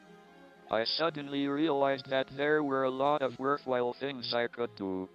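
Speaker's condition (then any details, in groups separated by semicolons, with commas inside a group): ALS, speech-generating device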